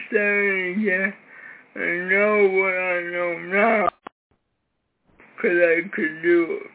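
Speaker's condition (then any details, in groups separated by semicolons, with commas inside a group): Cerebral palsy, severe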